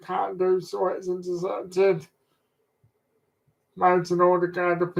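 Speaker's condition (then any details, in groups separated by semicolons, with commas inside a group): Cerebral palsy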